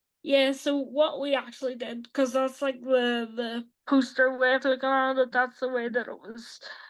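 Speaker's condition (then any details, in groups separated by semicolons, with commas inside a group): Quadriplegic cerebral palsy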